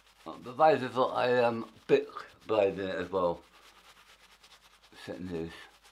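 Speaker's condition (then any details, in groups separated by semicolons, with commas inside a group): Tongue cancer; half tongue removed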